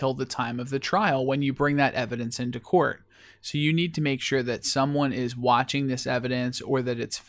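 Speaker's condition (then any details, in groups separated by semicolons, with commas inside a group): No condition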